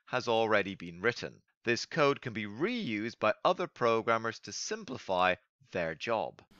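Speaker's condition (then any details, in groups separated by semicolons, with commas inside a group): No condition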